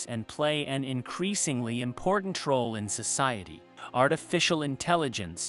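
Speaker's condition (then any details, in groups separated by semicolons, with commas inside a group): No condition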